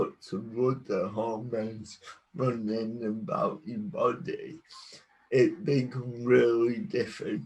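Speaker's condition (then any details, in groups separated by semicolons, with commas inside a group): Cerebral palsy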